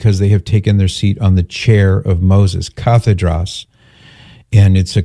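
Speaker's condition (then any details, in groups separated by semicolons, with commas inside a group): No condition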